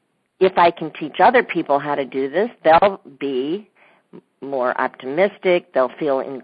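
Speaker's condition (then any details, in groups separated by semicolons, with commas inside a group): Cleft lip and palate; congenital, not fully corrected by plastic surgery in early childhood, visible mouth and nose difference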